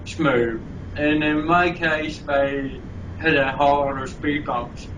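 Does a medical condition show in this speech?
Yes: cerebral palsy; mild brain injury.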